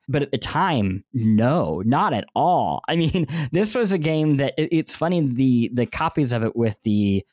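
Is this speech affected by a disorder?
Yes: cleft lip and palate; bandaged.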